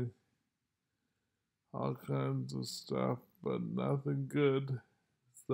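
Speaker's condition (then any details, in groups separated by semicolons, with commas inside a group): Multiple sclerosis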